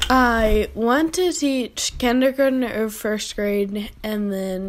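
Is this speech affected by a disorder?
Yes: Friedreich's ataxia; degenerative neuromuscular disorder, balance off before freshman year, diagnosed by geneticist after year of testing; age 20, wheelchair user, scoliosis, physical therapy, slowly progressing, no current cure or treatment; slurred speech, sounds vocally different from peers.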